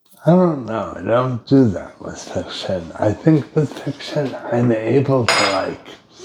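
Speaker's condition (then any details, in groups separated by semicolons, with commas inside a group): Brain injury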